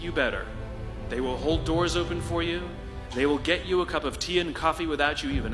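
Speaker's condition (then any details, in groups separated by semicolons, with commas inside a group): No condition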